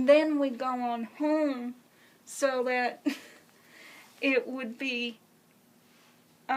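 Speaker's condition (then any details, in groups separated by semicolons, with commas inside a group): Cerebral palsy; congenital, uses wheelchair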